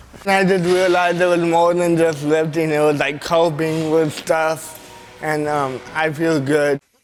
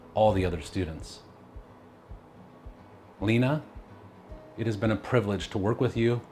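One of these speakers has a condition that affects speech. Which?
The first: cerebral palsy; cerebellum underdeveloped, affects balance, movement, mainly legs.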